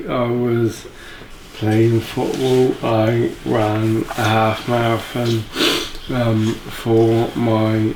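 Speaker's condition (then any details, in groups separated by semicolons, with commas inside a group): Motor neurone disease; affects speech and walking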